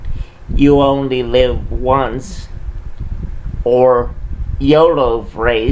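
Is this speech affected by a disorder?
Yes: cerebral palsy.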